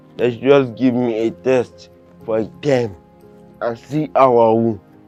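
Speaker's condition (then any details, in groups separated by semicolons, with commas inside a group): Cerebral palsy, severe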